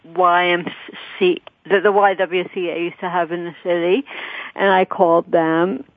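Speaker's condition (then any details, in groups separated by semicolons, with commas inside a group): Cerebral palsy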